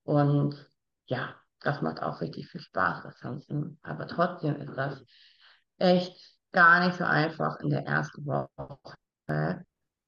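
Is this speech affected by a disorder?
Yes: Down syndrome.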